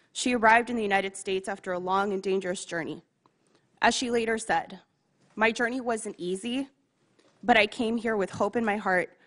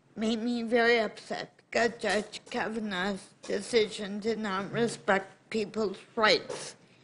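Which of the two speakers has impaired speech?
The second: cerebral palsy; from birth, intellectual disability; 51 years with condition.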